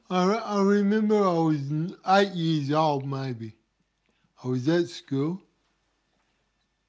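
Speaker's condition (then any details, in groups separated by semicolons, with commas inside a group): Cerebral palsy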